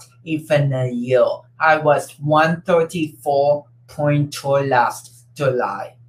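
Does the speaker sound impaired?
Yes: cerebral palsy; hands do not cramp.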